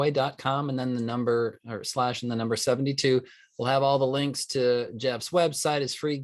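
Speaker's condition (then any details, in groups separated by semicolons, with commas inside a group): No condition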